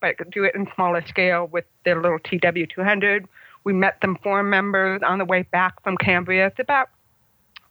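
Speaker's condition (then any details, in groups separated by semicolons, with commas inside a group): Congenital hearing loss; congenital deafness, mother had German measles in pregnancy, about 75% hearing loss; cannot hear motorcycle engine or tires, relies on other cues to shift gear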